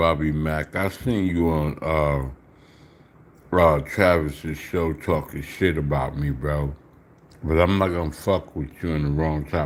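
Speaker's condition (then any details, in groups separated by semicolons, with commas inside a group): Slurred speech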